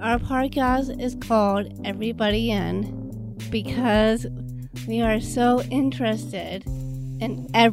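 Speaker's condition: Down syndrome

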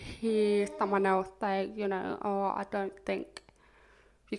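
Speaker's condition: Profound deafness; profound deafness diagnosed at 18 months, cause unexplained, cochlear implant, saw surgeon 10 years ago, basic sign language; speech therapy in childhood, able to talk, oral communicator

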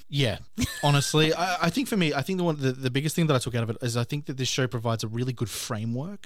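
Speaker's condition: No condition

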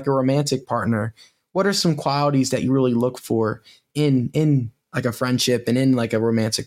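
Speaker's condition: No condition

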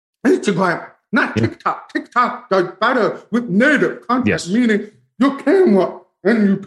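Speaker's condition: Profound deafness, bilateral, from spinal meningitis; closed captioning

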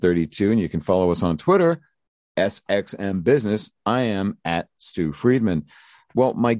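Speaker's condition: No condition

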